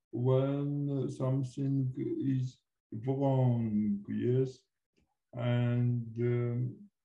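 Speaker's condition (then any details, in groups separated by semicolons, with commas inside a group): Cerebral palsy; from birth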